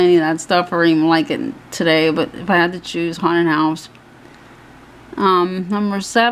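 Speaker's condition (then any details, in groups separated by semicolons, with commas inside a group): Cerebral palsy; hands affected, shaking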